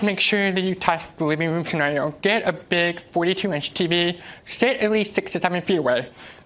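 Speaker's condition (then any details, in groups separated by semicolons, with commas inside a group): Deafness; uses American Sign Language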